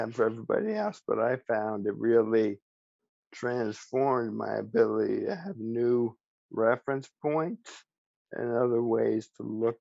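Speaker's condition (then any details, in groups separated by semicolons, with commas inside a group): ALS; speech still preserved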